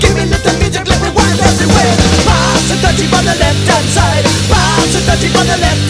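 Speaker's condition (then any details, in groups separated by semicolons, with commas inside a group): No condition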